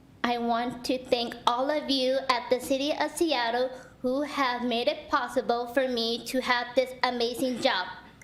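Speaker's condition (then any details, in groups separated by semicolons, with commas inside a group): No condition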